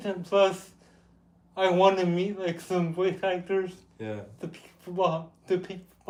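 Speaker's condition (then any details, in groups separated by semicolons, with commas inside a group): Cerebral palsy; with developmental delay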